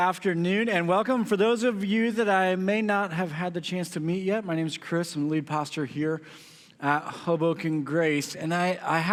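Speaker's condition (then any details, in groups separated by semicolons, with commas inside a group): No condition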